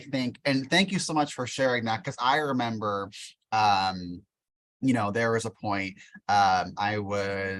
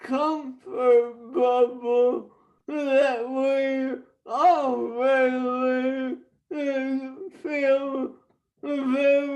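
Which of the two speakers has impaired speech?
The second: traumatic brain injury; acquired, caused by accident.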